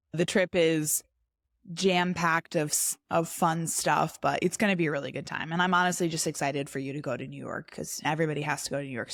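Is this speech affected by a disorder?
No.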